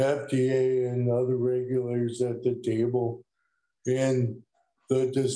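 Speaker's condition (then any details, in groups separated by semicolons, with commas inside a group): ALS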